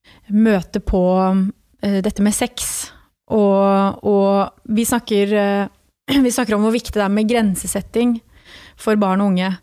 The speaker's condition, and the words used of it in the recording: Tourette syndrome. Men uh, siden jeg ikke skriker ut ting eller har noen sånn voldsomme, oppsiktsvekkende rykninger, da, så kanskje ikke du ser det.